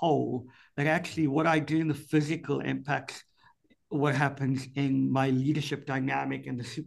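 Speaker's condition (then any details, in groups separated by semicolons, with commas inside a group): Cleft palate; speech impediment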